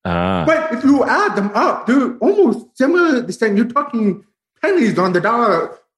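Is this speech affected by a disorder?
Yes: profound deafness, bilateral, from spinal meningitis; onset about 18 months old.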